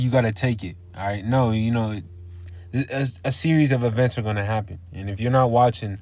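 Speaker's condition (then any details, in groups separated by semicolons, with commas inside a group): No condition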